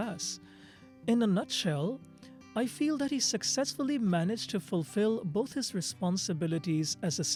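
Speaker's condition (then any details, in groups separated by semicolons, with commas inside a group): No condition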